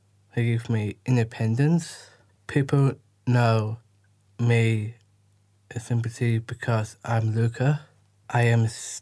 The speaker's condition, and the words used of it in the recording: Down syndrome. I am always grateful at people who listen and wait to me to say.